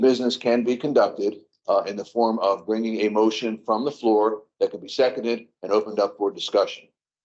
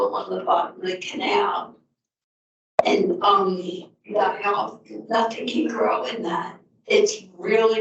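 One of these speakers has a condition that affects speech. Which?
The second: multiple sclerosis; speech problem from the condition.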